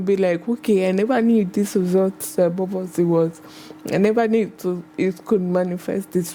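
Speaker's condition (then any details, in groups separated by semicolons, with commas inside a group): Cerebral palsy; acquired after early childhood injection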